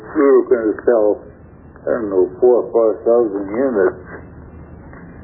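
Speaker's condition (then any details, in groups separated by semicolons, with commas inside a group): Stroke affecting throat muscles; first stroke about 3 years ago, left side totally paralyzed, then three more small strokes; last small stroke affected throat muscles, tough time talking, listener says speech sounds fine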